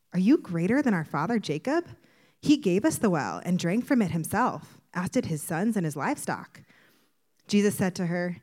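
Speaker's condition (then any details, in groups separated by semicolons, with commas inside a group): No condition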